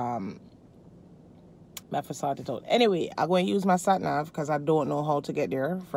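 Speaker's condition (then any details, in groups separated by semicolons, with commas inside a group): No condition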